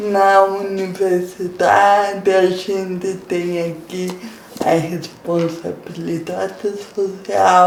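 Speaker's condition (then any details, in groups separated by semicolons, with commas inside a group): Cerebral palsy; from birth, affects diction and motor control; impaired diction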